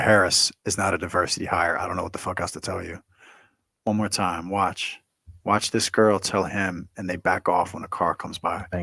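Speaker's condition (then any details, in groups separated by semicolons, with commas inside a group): No condition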